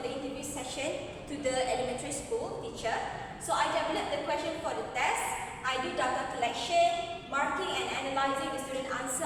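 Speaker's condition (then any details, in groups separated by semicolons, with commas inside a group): No condition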